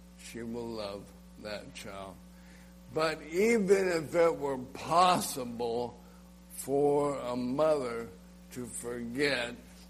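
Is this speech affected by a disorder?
Yes: ALS; ALS (amyotrophic lateral sclerosis, Lou Gehrig's), nerve disease attacking nerves and muscles; slurred, slow speech, choking, spitting, swallowing problems.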